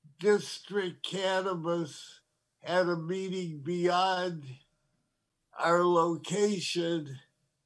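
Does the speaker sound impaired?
Yes: Parkinson's disease; tremor.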